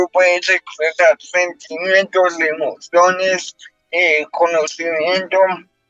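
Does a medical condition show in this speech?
Yes: cerebral palsy; congenital.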